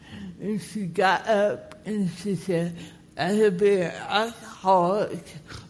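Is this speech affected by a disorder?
Yes: cerebral palsy; cerebral palsy from lack of oxygen to brain at birth, forceps delivery, no breathing for 25 minutes.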